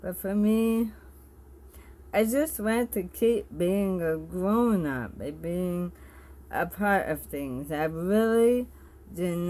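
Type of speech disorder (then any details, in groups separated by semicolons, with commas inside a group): Bulbar dysarthria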